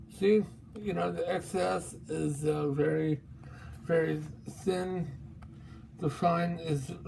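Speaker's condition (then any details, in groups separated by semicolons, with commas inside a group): Mobius syndrome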